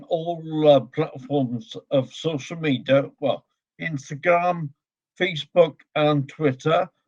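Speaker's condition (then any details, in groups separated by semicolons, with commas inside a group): Ataxia; cerebellar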